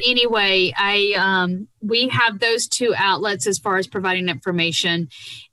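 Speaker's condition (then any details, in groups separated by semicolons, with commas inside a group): No condition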